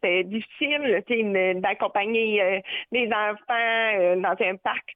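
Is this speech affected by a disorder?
Yes: deafness with cochlear implant; familial deafness; hard of hearing with implant, hears nothing without implant; phone hard to understand, especially deep male voices, fast or quiet speakers.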